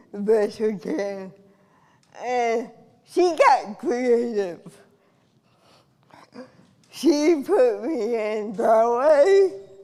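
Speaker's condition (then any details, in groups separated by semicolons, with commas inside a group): Cerebral palsy; from birth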